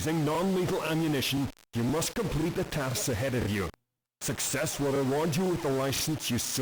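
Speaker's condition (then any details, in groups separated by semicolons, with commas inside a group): No condition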